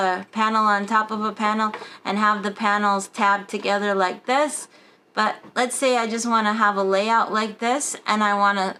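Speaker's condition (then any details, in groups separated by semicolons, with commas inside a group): No condition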